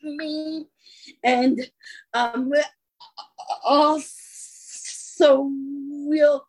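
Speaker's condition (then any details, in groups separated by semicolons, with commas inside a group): Stuttering; attended a speech course; blocks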